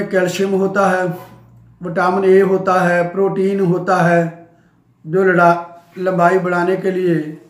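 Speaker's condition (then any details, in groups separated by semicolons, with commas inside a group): No condition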